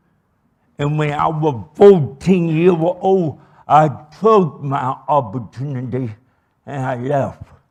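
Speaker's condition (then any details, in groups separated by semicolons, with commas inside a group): Cerebral palsy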